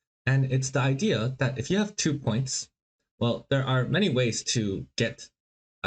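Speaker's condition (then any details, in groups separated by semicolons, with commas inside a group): No condition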